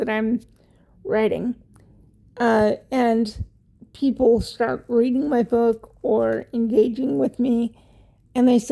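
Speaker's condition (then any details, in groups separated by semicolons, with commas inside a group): Cerebral palsy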